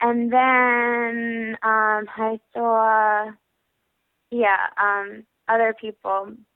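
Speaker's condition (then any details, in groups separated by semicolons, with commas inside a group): Stuttering; attends National Stuttering Association conferences; needs extra time to speak, letters to teachers, friends avoid filling in words; prolonged sounds, blocks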